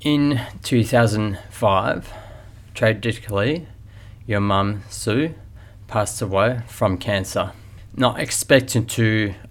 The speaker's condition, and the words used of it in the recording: Aphasia. The stroke left me with a speech difficulty called aphasia, which means it can be hard to articulate all of my thoughts easily and understanding complex questions and information.